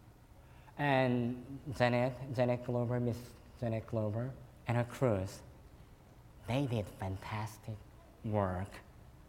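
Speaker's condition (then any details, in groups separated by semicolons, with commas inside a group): Cleft lip and palate; fed formula and cow milk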